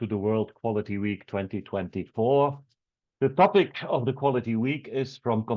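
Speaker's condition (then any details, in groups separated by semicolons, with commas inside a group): No condition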